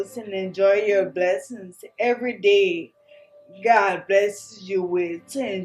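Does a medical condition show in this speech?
Yes: cerebellar ataxia; hereditary spinocerebellar ataxia, cerebellum.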